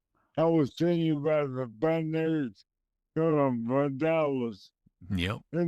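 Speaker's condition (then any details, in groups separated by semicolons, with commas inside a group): Multiple sclerosis; esophagus affected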